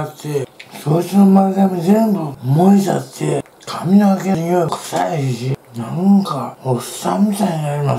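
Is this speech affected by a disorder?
Yes: tongue cancer, partial glossectomy.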